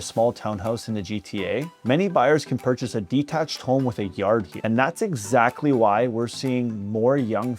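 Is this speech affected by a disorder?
No.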